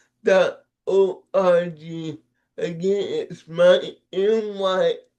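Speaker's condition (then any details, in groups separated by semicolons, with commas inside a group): Cerebral palsy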